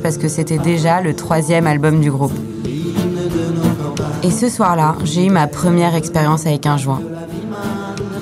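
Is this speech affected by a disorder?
No.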